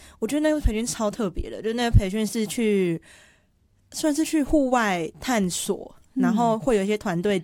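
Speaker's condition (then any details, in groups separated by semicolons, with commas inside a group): Hearing impairment; clear articulation per host, self-reports sometimes slightly unclear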